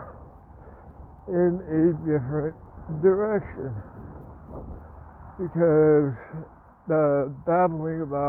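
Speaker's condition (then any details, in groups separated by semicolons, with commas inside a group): Parkinson's; speech impediment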